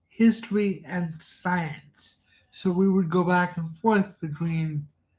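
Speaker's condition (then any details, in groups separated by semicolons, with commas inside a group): Cerebral palsy; from birth, cannot type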